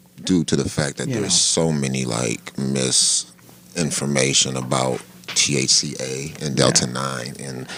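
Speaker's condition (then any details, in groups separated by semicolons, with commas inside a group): No condition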